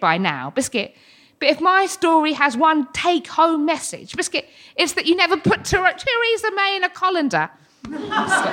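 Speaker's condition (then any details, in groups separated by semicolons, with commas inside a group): Tourette syndrome; tics since childhood, diagnosed in 20s, wheelchair user, seizure-like ticking fits several daily, support worker; involuntary vocal tics, hedgehog, cats, random phrases, obscene tics, speech control lost during fits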